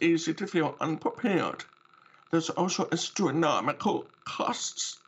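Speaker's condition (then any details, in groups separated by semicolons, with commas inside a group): Deafness with cochlear implant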